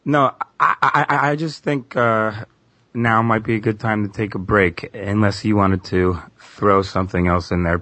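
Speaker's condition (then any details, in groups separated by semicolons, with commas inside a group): Stuttering; expects to deal with speech until death, may work more consciously on speech; not really okay with current way of speaking, ongoing for a while; stuttering with varying struggle, sometimes struggling; repeated words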